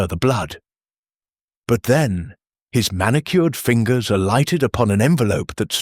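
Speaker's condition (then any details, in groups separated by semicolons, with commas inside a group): No condition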